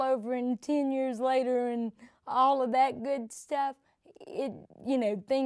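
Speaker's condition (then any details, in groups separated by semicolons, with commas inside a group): Cerebral palsy; from birth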